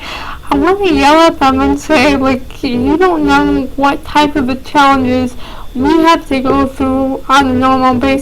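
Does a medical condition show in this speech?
Yes: cerebral palsy, mild.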